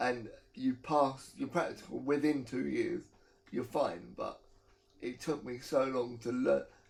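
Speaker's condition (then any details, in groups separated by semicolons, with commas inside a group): Cerebral palsy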